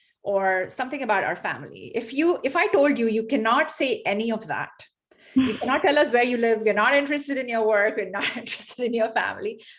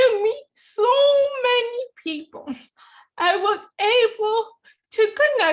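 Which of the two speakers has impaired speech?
The second: cerebral palsy; affects hand, hand tremor.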